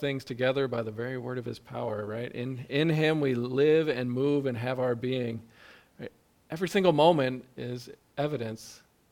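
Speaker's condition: No condition

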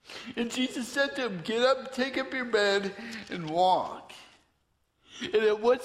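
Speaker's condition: Torsion dystonia; body still not controllable

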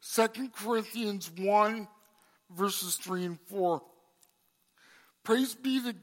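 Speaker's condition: Cerebral palsy; congenital

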